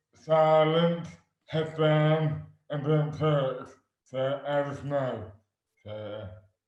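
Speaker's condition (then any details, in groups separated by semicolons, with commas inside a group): Dystonia; affects hands and speech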